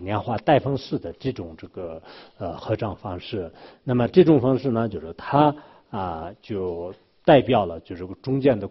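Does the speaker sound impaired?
No.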